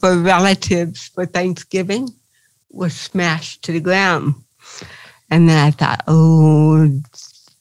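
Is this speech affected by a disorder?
Yes: cerebral palsy; since birth.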